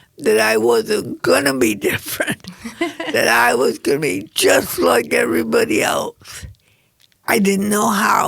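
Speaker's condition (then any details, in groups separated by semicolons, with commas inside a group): Cerebral palsy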